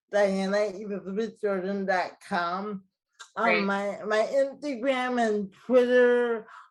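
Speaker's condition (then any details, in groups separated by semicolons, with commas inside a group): Cerebral palsy, mild; mildly affected speech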